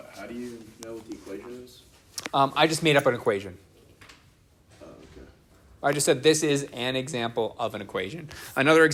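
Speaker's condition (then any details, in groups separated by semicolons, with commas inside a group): No condition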